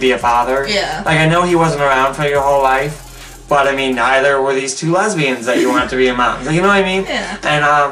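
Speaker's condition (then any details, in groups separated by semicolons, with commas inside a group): No condition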